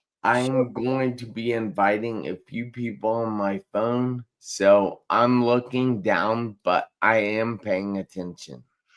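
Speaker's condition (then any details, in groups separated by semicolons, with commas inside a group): Traumatic brain injury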